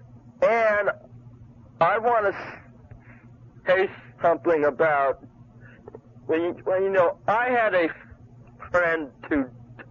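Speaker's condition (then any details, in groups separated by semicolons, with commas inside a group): Stuttering; little stuttering during this call; stutters less when angry or engaged in topic; repeated sounds, prolonged sounds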